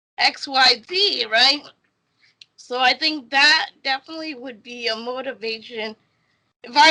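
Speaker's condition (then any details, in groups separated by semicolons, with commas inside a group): Cerebral palsy; speech therapy in childhood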